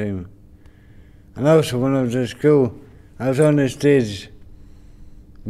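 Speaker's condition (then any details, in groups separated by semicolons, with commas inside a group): Brain injury; spasticity, left hand fixed, deafness; about 3 years; mild speech impediment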